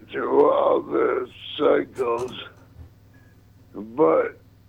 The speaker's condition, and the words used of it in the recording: ALS (motor neuron disease). And it's just good that you're able to talk to me now and speak the way you are.